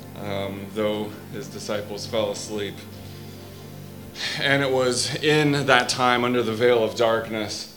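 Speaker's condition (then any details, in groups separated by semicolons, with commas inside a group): No condition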